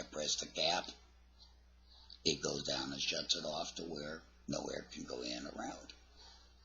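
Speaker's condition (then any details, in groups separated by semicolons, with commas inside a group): Laryngectomy, voice prosthesis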